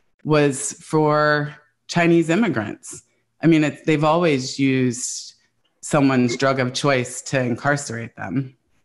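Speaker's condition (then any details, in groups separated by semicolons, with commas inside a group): No condition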